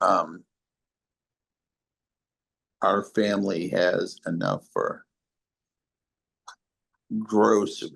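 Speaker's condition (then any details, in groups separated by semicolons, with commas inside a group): ALS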